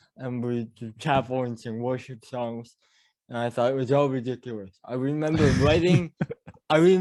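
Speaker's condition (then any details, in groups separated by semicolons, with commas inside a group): Cerebral palsy; mild speech impediment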